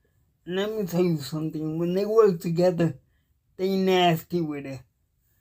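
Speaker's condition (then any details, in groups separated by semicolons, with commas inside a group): Cerebral palsy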